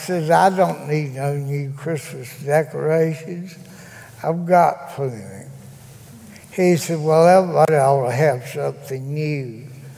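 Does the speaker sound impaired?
Yes: cerebral palsy; present from birth, attended school for handicapped children; still able to speak, gives spoken testimony in church.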